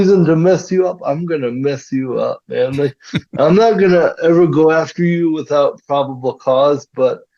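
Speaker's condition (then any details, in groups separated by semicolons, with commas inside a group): Cerebral palsy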